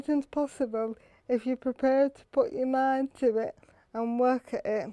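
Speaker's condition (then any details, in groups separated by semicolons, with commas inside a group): Quadriplegic cerebral palsy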